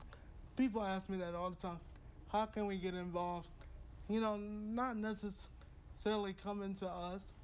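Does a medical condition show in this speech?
Yes: cerebral palsy; cerebral palsy, from birth, uses wheelchair; diagnosed about 1.5 years old.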